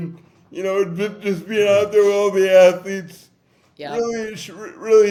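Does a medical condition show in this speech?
Yes: cerebral palsy; difficult to talk.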